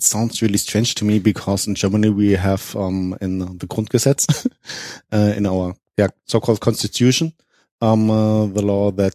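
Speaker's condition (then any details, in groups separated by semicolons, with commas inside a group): No condition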